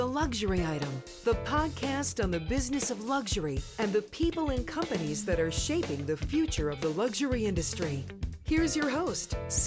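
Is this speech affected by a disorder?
No.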